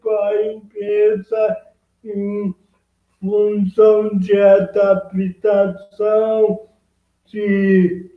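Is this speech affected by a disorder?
Yes: cerebral palsy; present from birth.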